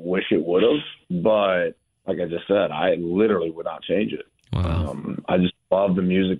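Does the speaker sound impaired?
No.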